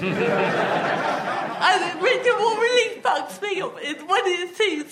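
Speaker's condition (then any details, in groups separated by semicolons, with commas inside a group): Athetoid cerebral palsy; with myotonia and ataxia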